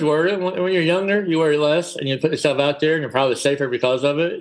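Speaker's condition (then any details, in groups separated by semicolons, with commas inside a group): Cleft palate; congenital cleft palate, multiple surgeries; speech impediment in childhood, speech therapy after moving south, others mocked way of talking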